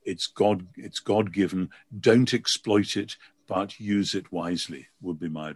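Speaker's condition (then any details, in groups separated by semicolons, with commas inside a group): No condition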